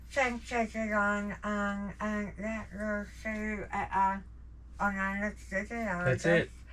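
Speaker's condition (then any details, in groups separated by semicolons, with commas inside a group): Jaw cancer surgery; tracheostomy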